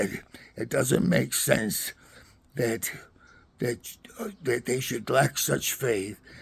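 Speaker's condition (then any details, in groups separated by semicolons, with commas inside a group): Parkinson's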